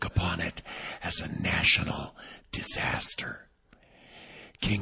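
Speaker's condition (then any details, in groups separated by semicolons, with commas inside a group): Vocal cord paralysis, unilateral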